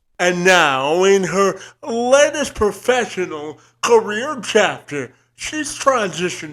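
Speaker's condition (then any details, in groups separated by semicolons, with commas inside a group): Cerebral palsy; present from birth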